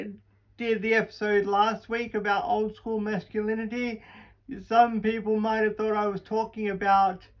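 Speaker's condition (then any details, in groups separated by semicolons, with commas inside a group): Cerebral palsy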